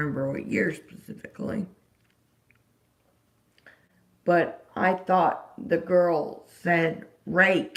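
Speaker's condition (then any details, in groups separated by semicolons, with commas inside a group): Disability causing slurred speech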